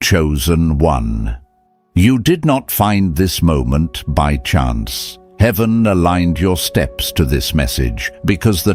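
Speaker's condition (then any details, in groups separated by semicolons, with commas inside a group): No condition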